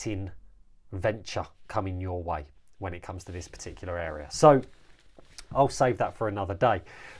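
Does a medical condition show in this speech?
No.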